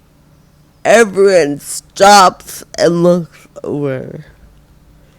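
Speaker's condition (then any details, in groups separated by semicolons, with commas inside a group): Friedreich ataxia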